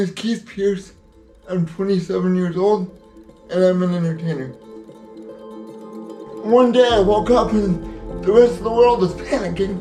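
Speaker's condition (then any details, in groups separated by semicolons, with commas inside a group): Cerebral palsy; uses wheelchair, assistive technology; age 27, weekly physical therapy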